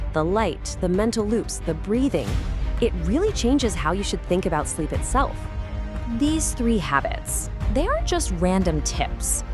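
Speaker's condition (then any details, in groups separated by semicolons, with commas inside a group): No condition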